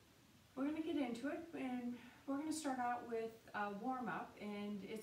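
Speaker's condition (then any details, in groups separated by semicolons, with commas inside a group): No condition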